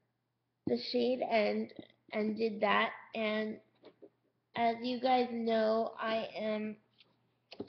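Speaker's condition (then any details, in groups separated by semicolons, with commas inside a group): Cerebral palsy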